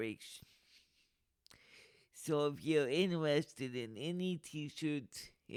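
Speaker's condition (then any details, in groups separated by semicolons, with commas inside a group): Cerebral palsy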